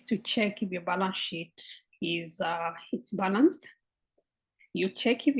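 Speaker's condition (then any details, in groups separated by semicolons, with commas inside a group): No condition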